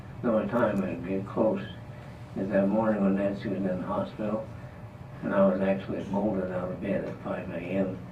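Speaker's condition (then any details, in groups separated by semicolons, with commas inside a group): Parkinson's disease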